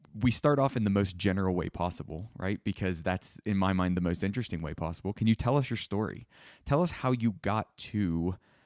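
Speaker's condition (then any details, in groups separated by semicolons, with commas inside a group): No condition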